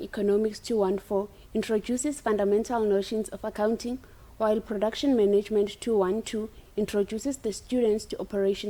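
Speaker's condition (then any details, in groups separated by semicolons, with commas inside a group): No condition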